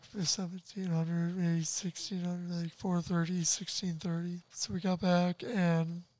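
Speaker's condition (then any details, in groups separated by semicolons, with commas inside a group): Tracheostomy, ventilator dependent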